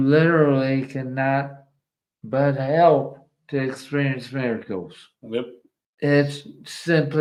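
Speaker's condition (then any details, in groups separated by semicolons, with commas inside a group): ALS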